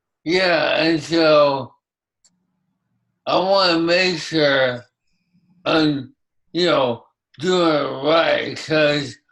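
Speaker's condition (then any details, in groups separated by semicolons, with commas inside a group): ALS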